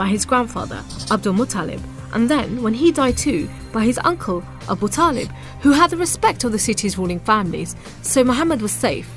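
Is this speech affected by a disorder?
No.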